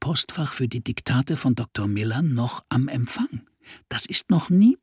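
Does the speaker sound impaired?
No.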